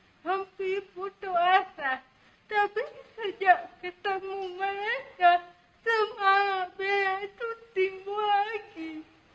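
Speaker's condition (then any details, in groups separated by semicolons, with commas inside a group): Cerebral palsy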